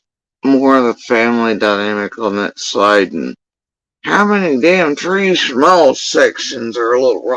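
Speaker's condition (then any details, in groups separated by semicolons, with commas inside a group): Facial paralysis after surgery; tongue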